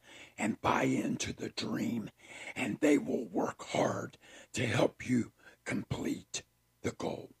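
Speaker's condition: Partial laryngectomy; emergency half voice box removal

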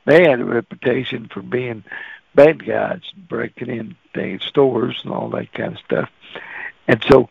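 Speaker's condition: Cerebral palsy; cerebral palsy voice

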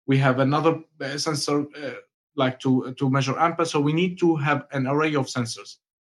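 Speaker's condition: No condition

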